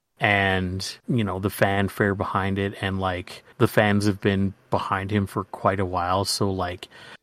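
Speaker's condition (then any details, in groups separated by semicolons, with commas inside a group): No condition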